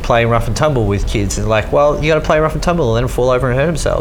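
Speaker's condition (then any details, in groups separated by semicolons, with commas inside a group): Cleft lip and palate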